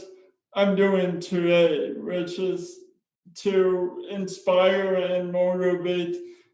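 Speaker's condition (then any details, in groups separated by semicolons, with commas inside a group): Spastic cerebral palsy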